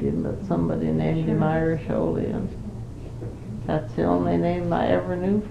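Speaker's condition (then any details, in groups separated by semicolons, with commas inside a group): Parkinson's disease; not very able to do much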